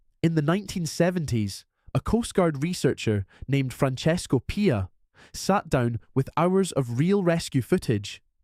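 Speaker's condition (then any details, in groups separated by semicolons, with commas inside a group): No condition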